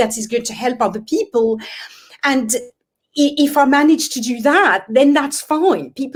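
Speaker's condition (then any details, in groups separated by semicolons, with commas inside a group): No condition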